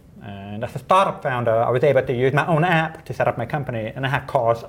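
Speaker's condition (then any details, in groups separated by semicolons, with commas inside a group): Deafness; unable to make phone calls unaided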